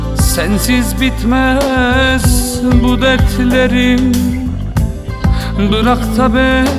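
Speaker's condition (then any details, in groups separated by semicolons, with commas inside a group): No condition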